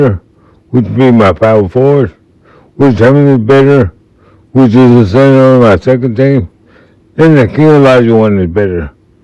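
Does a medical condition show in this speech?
Yes: multiple sclerosis.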